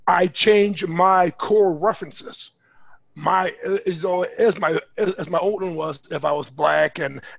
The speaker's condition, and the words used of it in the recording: Stuttering. You know, I have to tell myself to breathe.